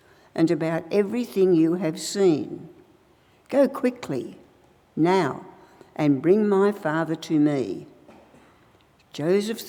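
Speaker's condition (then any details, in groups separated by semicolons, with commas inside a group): No condition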